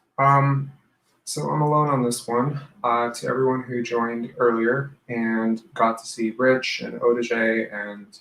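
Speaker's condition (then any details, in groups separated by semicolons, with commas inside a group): No condition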